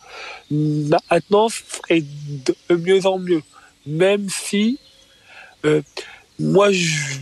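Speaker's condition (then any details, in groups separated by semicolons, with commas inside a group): Stuttering; developmental stuttering, diagnosed at age 4, first misdiagnosed as Gilles de la Tourette by psychiatrist; stutter noticeable on stage, audience thought stutter was acted, elocution and rhythm not radio-smooth; repeated sounds, prolonged sounds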